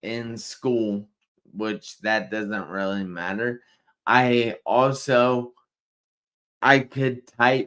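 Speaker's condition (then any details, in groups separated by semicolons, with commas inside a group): Traumatic brain injury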